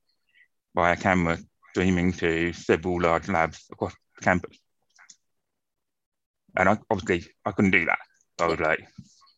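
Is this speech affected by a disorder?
Yes: profound deafness, acquired from meningitis; profound deafness from meningitis at age 1.5, hearing aids in childhood, later cochlear implant with rehabilitation; cochlear implant user, big hearing loss even with implant, listening fatigue, migraine-type headaches, tiredness.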